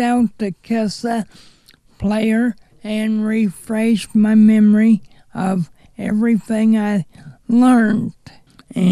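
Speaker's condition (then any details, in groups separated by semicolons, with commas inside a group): Cerebral palsy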